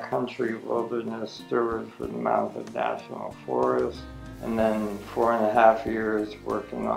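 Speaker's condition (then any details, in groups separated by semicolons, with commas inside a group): ALS; affects arms; progressing in arms, untreatable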